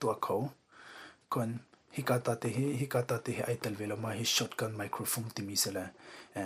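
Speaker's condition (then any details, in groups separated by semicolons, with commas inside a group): No condition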